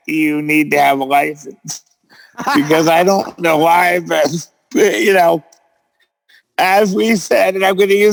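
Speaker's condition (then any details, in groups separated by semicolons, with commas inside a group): Cerebral palsy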